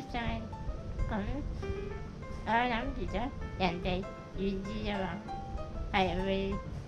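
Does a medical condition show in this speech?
Yes: spinal muscular atrophy.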